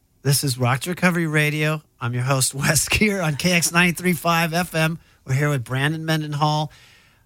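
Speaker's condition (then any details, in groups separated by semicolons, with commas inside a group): No condition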